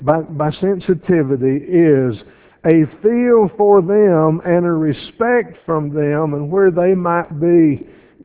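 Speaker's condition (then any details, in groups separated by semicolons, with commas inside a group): No condition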